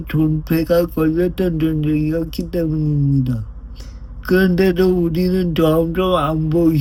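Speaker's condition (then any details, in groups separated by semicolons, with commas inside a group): Brain lesion disability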